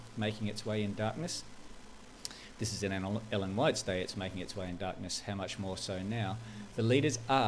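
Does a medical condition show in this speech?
No.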